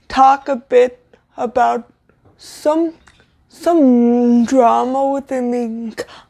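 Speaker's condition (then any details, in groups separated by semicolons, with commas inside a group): Cerebral palsy, severe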